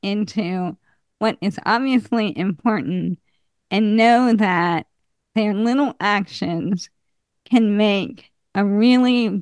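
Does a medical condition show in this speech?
Yes: ALS; ALS diagnosed at age 38, initial prognosis of 2 to 5 years; voice changing and declining.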